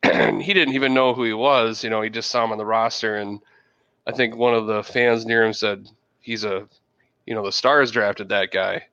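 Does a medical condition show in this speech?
No.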